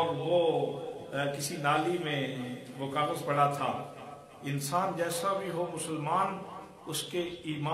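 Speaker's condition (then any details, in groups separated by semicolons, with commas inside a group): No condition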